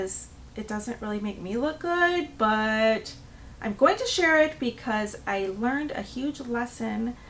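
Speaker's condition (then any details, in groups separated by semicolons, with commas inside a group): No condition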